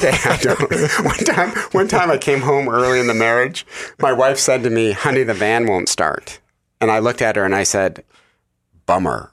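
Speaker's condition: No condition

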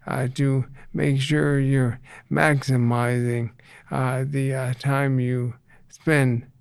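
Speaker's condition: ALS; reduced ability to get around

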